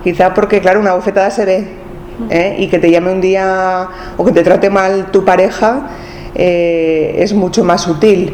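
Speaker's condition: No condition

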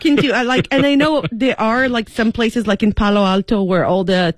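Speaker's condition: No condition

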